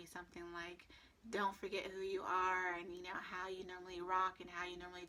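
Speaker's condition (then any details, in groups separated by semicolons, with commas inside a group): No condition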